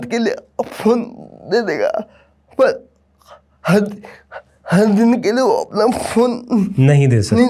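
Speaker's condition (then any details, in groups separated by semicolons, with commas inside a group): Cerebral palsy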